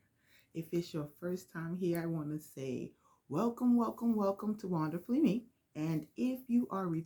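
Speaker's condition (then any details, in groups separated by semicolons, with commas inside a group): No condition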